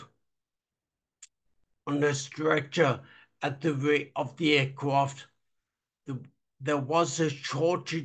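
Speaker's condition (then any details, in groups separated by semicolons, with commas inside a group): Traumatic brain injury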